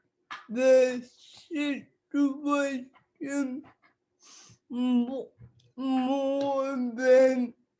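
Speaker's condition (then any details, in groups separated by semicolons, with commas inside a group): Cerebral palsy; speech affected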